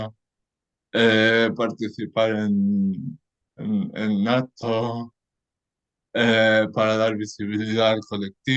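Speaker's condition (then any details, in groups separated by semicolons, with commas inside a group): Cerebral palsy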